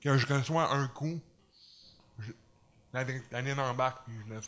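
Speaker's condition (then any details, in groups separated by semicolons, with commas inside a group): Cerebral palsy; cerebral palsy mainly affecting nervous system, uses crutches, past operation with lost lower-body feeling afterward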